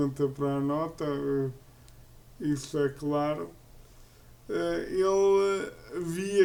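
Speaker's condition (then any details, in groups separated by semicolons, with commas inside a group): Cerebral palsy; uses a wheelchair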